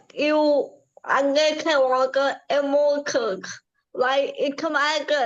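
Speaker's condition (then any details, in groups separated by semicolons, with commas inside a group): Cerebral palsy; from birth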